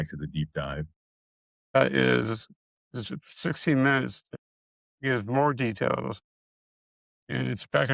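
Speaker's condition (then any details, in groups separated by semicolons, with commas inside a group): Multiple system atrophy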